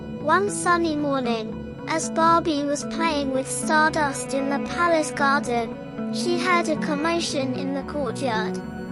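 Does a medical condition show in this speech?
No.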